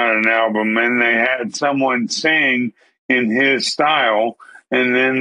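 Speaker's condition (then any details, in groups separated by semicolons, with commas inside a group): ALS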